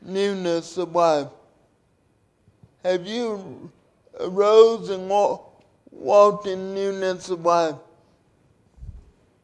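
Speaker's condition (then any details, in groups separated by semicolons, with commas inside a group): Cerebral palsy; due to birth complications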